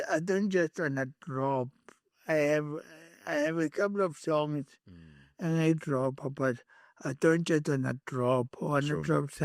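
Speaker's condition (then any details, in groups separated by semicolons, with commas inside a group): Cerebral palsy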